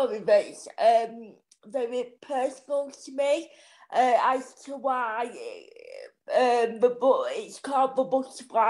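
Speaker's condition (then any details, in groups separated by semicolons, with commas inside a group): Cerebral palsy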